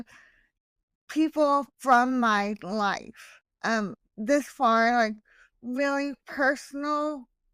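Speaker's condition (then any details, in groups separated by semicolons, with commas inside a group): Hemiplegic cerebral palsy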